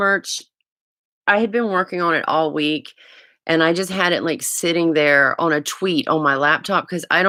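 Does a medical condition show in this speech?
No.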